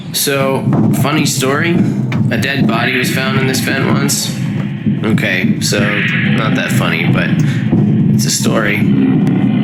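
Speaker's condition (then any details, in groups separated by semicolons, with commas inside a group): No condition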